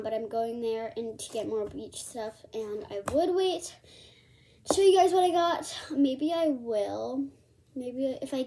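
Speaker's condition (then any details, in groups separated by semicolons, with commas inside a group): No condition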